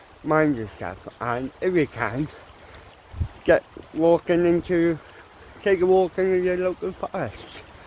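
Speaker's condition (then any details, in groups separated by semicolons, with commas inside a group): Cerebral palsy; mild, ataxic type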